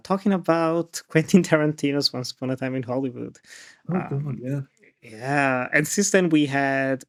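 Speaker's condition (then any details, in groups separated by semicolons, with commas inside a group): No condition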